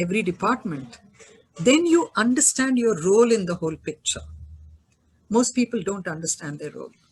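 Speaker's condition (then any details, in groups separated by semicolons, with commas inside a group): No condition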